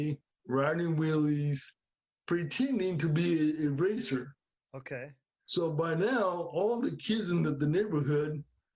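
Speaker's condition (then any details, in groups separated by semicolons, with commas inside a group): Cerebral palsy; present from birth, affects legs, arms, hands; speech affected, may sound different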